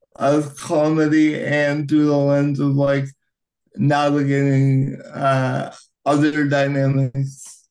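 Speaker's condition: Cerebral palsy, right-sided high tone

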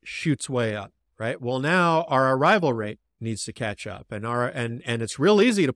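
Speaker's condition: No condition

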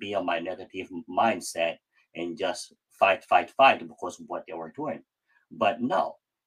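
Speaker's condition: Cleft palate; speech practiced for many hours at home over years

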